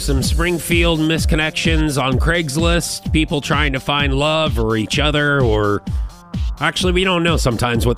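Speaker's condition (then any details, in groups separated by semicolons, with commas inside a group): No condition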